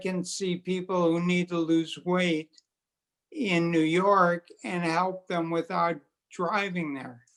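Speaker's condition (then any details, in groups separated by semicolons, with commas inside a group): Multiple sclerosis; quadriplegic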